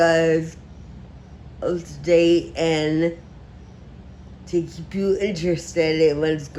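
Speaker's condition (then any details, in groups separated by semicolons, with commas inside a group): Friedreich ataxia, severe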